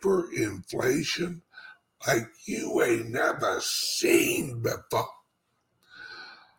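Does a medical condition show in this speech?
Yes: speech impediment; slight speech impediment.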